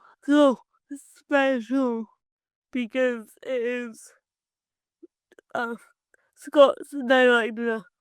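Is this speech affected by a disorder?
Yes: cerebral palsy; from birth.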